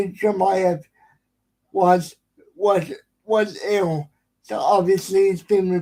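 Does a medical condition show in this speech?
Yes: cerebral palsy.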